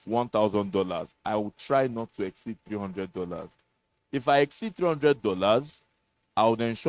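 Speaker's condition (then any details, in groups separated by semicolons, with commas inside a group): No condition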